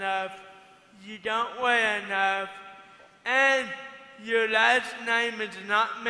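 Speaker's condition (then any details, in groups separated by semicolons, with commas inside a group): Cerebral palsy; cerebral palsy from neonatal stroke, right-side paralysis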